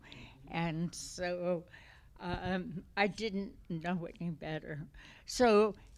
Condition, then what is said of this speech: Tremor. I have a voice issue, so if you can't understand me, please raise your hand.